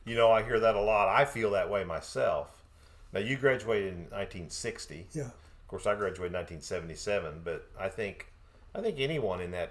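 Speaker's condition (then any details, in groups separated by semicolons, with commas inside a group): No condition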